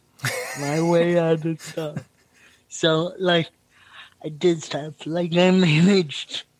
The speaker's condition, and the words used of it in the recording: Cerebral palsy. I think I'm kind of picking up your stammer.